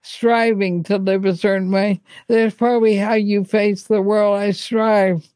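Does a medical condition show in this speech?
Yes: ALS; estimated little over a year to live.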